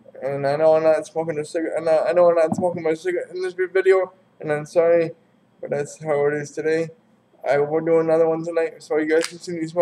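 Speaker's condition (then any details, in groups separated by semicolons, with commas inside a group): Cerebral palsy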